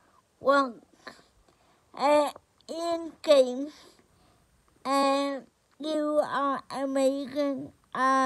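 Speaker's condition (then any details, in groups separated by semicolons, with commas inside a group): Cerebral palsy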